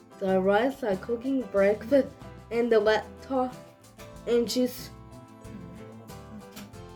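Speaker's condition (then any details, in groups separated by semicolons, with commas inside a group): Cerebral palsy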